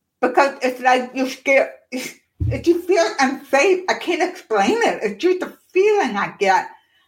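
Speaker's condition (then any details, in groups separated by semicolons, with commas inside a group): Profound deafness; born profoundly deaf, hearing aids until 30s, one cochlear implant after youngest child, weeks post-surgery dizziness; deaf accent, listeners notice, childhood speech therapy at UT Dallas Cellular Center, ended by middle school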